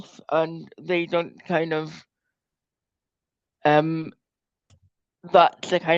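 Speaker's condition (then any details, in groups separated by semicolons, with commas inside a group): Cerebral palsy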